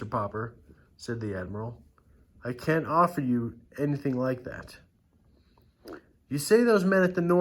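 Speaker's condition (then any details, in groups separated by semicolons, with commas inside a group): No condition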